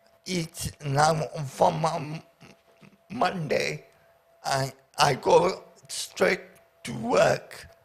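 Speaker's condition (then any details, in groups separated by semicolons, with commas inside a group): Paraplegia with essential tremor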